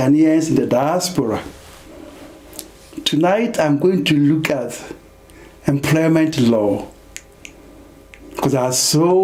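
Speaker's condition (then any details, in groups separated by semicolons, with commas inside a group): No condition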